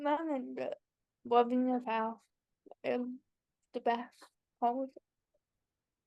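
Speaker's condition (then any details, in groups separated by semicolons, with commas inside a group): Cerebral palsy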